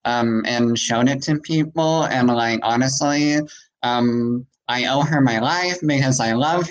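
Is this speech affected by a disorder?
Yes: cleft palate; congenital cleft palate.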